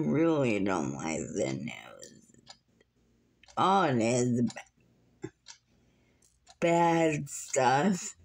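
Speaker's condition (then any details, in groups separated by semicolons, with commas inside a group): Muscular dystrophy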